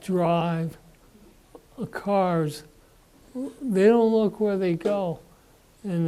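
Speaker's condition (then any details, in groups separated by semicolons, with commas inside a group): Parkinson's disease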